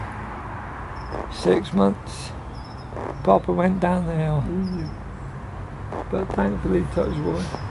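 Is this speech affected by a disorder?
Yes: motor neurone disease.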